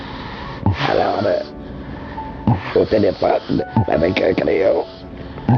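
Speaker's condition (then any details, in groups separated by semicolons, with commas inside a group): Laryngectomy; larynx removed, articulators intact, neck stoma breathing; electrolarynx or voice prosthesis, stoma occluded to speak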